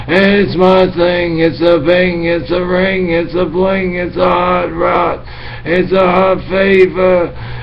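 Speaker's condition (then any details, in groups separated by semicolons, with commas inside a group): Traumatic brain injury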